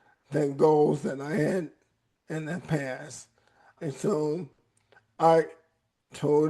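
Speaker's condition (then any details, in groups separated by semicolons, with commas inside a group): ALS; voice raspy at times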